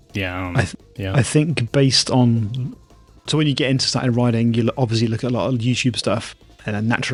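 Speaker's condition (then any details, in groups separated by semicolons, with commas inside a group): No condition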